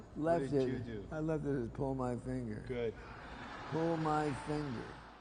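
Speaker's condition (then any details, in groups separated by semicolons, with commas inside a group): Parkinson's disease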